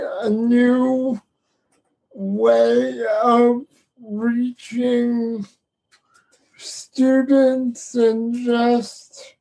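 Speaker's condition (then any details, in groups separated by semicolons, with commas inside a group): Cerebral palsy; adaptive yoga with breath work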